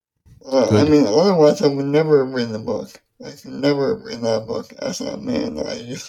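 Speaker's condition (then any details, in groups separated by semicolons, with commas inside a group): ALS; affects mouth function, reading aloud affected, apologizes for speech, host takes over reading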